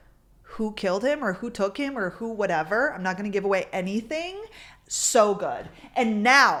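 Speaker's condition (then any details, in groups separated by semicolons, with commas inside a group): No condition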